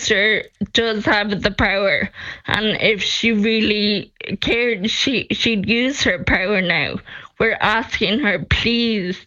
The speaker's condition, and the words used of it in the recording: Ataxia. Your speech, I have to say, is deteriorating.